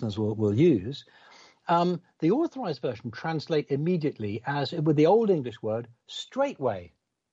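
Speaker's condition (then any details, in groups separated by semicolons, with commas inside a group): No condition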